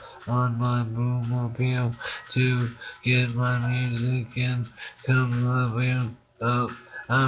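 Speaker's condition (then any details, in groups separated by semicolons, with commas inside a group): Brain injury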